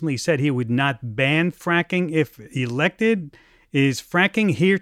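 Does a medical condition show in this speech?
No.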